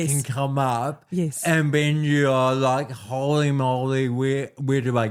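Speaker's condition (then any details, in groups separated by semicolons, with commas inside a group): Cerebral palsy; voice sounds different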